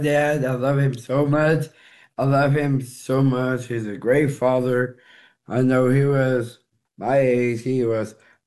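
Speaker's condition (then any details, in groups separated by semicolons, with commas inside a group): Down syndrome; 14-year-old boy, learns things more slowly than most children, needs extra care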